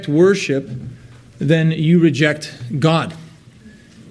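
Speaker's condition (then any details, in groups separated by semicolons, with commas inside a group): No condition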